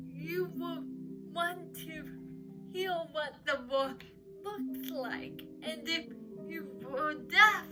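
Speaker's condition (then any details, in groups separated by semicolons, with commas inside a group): Cerebral palsy; uses crutches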